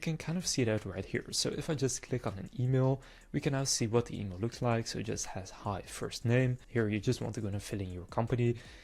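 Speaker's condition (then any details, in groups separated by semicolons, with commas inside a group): No condition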